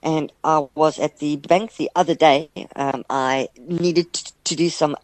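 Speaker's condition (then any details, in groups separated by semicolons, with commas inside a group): Stutter; stutter developed in childhood with onset of depression, caused by depression, quite bad; lessened after medical and social transition with hormone replacement therapy from age 37; quite a bad stutter earlier, now almost not noticeable; repeated sounds, prolonged sounds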